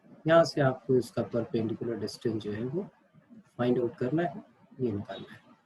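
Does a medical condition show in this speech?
No.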